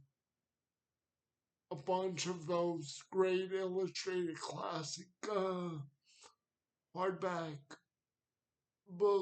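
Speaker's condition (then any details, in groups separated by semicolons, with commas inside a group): Cerebral palsy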